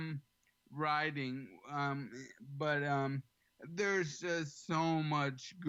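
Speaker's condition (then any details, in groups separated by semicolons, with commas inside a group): ALS; slightly slurred, has to slow down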